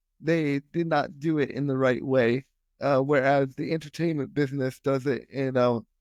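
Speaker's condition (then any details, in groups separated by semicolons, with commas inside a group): Spastic quadriplegia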